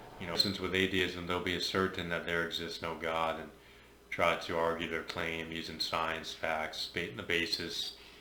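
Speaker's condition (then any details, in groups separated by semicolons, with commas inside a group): No condition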